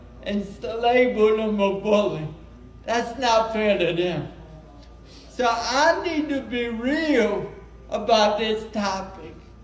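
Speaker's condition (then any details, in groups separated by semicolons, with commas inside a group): Cerebral palsy; since birth, brain damage at birth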